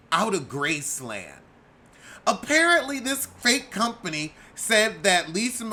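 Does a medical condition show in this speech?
No.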